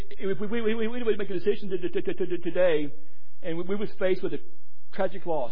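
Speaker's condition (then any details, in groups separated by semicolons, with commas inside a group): Stuttering; tired tonight, feels an hour later, stutters more; repeated sounds, repeated words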